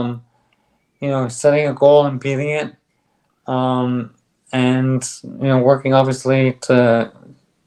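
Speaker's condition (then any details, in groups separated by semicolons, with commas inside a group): ALS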